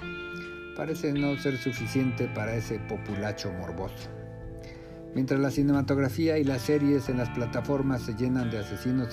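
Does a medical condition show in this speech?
No.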